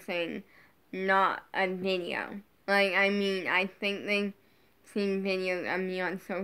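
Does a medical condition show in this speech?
Yes: brain injury.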